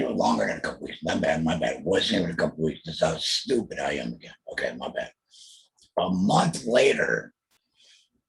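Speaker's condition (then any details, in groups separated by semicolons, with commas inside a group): Total laryngectomy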